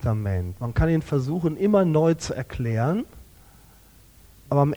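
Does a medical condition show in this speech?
No.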